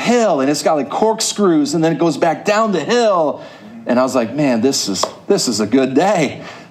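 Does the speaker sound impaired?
No.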